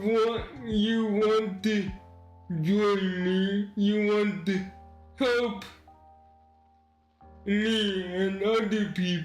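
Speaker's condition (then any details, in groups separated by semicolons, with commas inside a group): Cerebral palsy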